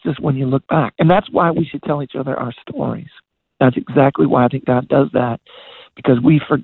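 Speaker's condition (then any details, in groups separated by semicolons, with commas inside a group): Voice disorder; 1995 voice dropped out, couldn't sing or talk, later lost range, control and power, raspy, broken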